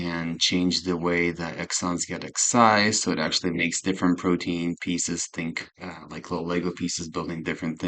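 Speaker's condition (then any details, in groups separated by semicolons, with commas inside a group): No condition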